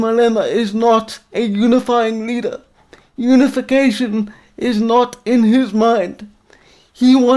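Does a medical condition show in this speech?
Yes: quadriplegic cerebral palsy.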